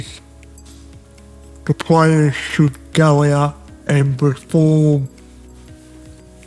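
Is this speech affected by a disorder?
Yes: cerebral palsy; present from birth.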